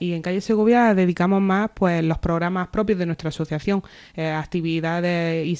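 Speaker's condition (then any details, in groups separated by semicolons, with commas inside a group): No condition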